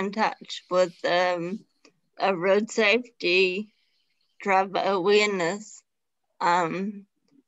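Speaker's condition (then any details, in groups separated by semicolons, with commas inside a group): Traumatic brain injury; car crash; years after car crash; relearned talking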